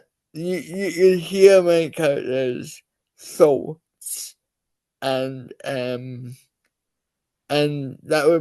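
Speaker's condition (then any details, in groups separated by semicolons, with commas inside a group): Cerebral palsy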